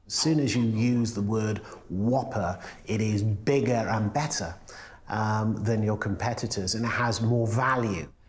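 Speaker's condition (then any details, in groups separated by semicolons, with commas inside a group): No condition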